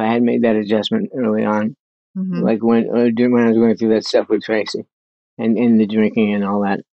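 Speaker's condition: Young-onset Parkinson's disease; about three decades since diagnosis, getting worse

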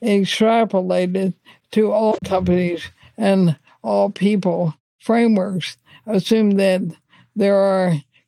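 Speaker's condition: ALS; slight slurring

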